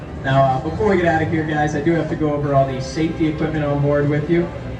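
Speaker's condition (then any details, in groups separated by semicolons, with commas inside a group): No condition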